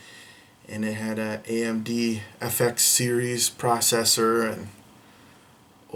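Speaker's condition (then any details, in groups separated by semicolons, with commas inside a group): No condition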